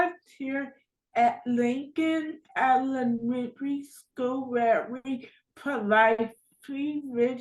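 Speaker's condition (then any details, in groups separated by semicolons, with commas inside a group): Cerebral palsy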